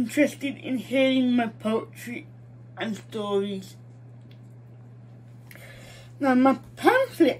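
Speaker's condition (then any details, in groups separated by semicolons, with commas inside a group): Cerebral palsy; mild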